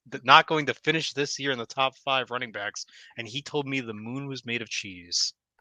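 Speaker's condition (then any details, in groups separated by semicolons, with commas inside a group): No condition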